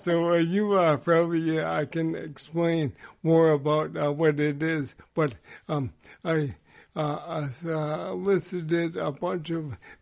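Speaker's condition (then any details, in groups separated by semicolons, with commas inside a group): ALS; progressive motor neuron disease, slower progression than most; over 12 years since diagnosis, worsening daily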